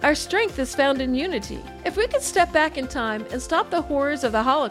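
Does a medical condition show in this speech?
No.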